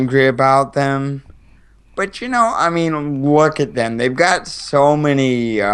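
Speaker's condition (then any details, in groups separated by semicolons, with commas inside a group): Cerebral palsy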